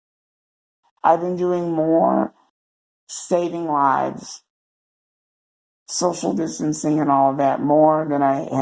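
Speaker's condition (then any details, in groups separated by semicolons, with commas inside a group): Cerebral palsy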